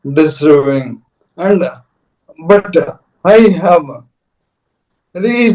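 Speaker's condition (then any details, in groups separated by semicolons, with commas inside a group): ALS / motor neuron disease; onset around 2022, diagnosed last year, mobility very severely affected; speech very severely affected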